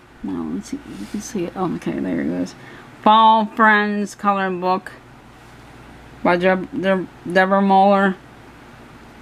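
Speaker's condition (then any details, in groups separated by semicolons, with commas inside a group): Cerebral palsy; hands affected, shaking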